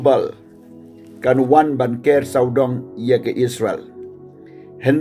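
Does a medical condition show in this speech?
No.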